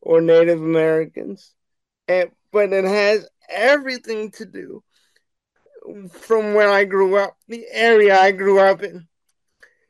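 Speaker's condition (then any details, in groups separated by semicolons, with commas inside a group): Cerebral palsy; wheelchair bound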